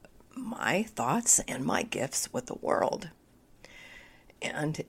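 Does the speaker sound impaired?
Yes: spasmodic dysphonia; onset earlier this year, ongoing; symptoms probably audible in recording, still navigating condition; voice audibly affected.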